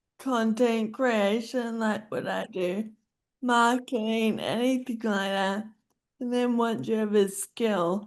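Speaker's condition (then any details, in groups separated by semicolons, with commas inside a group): Friedreich's ataxia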